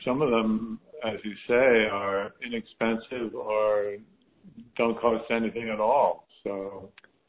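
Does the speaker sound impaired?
Yes: Parkinson's; some symptoms gradually improved with persistent proactive self-care.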